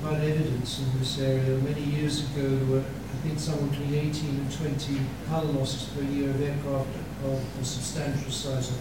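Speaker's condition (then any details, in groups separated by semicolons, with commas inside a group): No condition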